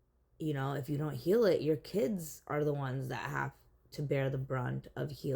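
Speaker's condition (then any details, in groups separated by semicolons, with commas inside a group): No condition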